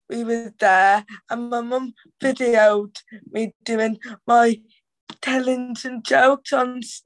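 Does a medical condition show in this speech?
Yes: cerebral palsy; teenager; cerebral palsy voice harder to understand, Black Country accent, needs extra time to get words out.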